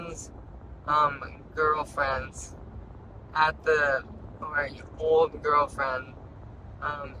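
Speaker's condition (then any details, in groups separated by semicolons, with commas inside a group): Traumatic brain injury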